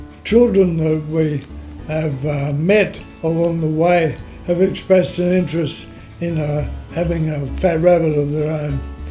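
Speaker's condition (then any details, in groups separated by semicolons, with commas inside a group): Motor neurone disease; affects voice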